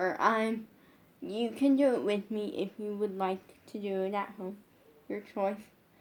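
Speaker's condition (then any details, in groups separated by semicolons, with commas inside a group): Brain injury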